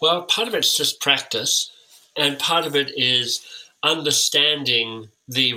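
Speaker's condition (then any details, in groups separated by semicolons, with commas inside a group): Cleft lip and palate; time with an orthodontist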